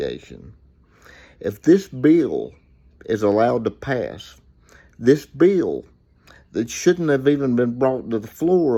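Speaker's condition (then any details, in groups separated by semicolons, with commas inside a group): Cerebral palsy; reports speaking clearly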